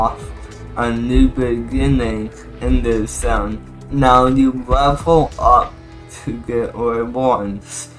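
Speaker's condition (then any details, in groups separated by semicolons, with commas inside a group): Cerebral palsy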